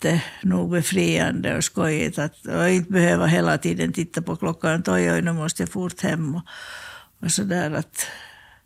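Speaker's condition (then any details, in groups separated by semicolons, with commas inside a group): Parkinson's disease; hands too clumsy for fine ceramic work, makes only small bowls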